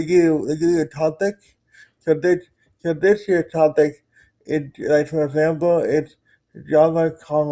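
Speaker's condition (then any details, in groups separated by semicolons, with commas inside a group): Cerebral palsy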